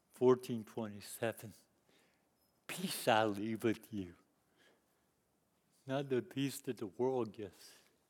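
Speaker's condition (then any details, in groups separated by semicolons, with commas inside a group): Cerebral palsy; lifelong disability since youth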